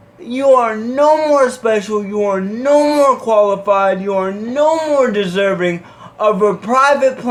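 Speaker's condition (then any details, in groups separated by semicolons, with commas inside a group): Cerebral palsy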